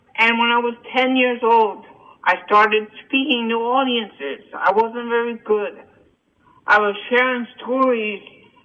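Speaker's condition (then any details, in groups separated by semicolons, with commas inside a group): Cerebral palsy and hearing loss; congenital cerebral palsy and hearing loss from birth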